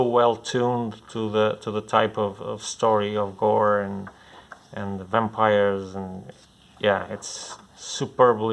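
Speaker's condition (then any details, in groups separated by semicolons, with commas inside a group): No condition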